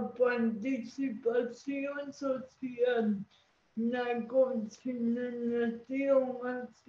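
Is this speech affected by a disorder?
Yes: cerebral palsy.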